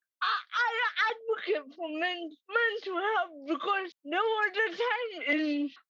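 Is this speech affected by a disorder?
Yes: cerebral palsy; present from birth, affects walking and hand use, scribbled instead of writing, types instead; no longer takes medication, treated at age 8, arms opened up lately, slow typing, extra exam time.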